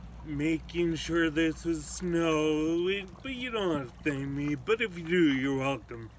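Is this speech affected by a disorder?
Yes: ataxia.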